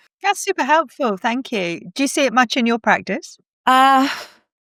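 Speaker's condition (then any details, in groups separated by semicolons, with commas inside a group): No condition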